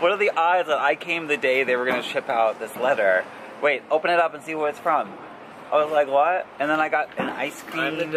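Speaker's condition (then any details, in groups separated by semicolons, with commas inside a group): No condition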